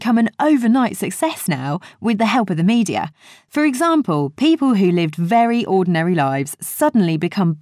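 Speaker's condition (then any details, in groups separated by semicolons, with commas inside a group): No condition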